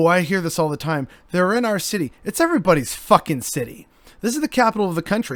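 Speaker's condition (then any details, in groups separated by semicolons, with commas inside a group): No condition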